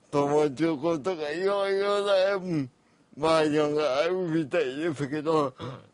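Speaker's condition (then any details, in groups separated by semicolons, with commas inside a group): Cerebral palsy; congenital physical disability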